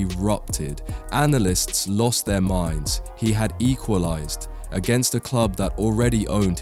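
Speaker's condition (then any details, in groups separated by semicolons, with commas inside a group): No condition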